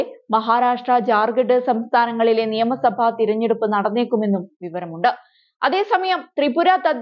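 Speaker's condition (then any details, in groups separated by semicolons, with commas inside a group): No condition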